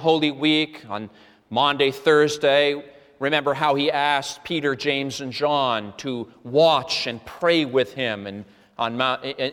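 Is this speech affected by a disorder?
No.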